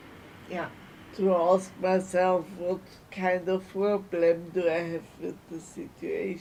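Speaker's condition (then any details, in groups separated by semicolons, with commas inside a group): Multiple sclerosis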